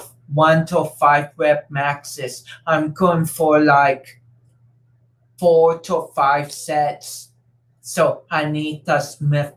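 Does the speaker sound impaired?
Yes: cerebral palsy; hands do not cramp.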